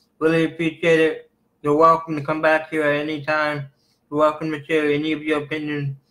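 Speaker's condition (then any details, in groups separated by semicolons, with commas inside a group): Cerebral palsy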